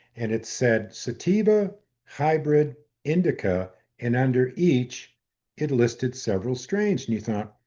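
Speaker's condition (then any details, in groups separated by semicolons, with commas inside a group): No condition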